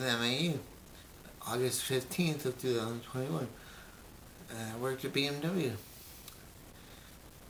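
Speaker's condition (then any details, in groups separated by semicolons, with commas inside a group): Brain injury; memory greatly affected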